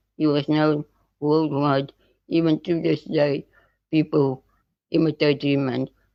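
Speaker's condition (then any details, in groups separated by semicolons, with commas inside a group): Spinal muscular atrophy type 2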